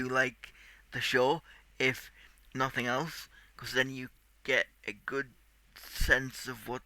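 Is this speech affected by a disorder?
Yes: cerebral palsy; tight muscles.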